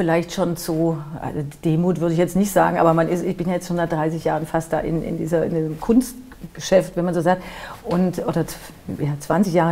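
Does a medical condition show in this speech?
No.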